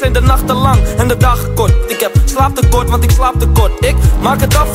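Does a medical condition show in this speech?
No.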